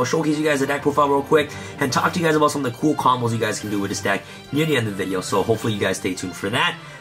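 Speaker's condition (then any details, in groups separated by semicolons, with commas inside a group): No condition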